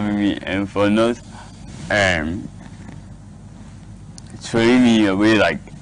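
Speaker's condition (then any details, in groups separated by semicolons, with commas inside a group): Cerebral palsy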